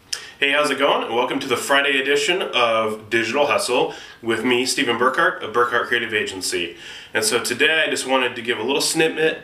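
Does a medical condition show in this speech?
No.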